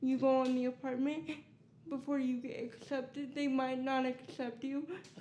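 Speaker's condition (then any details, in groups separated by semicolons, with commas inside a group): Cerebral palsy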